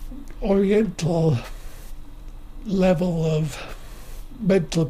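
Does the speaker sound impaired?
Yes: motor neuron disease; wheelchair user, breathing tube, phlegm cleared from throat, assistant and computer needed; no tracheotomy, refuses tracheotomy revival since it would end speech; still able to speak, lack of breath, swallowing easily goes the wrong way.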